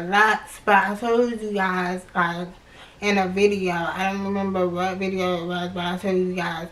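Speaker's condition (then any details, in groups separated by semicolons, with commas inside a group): Cerebral palsy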